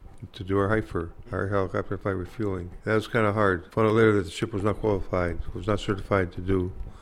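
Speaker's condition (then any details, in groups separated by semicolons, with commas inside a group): Parkinson's disease; Parkinson's disease attributed to Agent Orange exposure during Vietnam service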